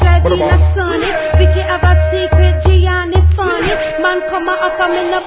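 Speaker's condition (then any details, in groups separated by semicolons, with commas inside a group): No condition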